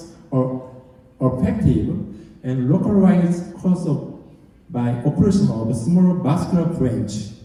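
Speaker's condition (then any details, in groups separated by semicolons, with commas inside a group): No condition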